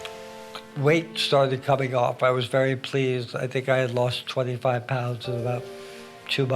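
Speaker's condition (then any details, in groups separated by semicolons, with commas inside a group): ALS; hands affected; uses wheelchair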